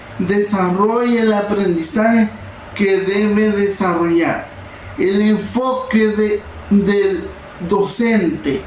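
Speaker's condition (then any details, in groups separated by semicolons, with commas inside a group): Cerebral palsy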